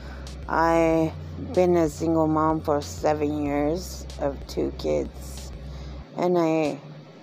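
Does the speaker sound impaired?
Yes: mild cerebral palsy; born not breathing after overdue home birth, almost 12 pounds, walked at almost 3, diagnosed at 18, seizures; seizures affect speech and motor skills, speech problems since school, almost lethargic when tired.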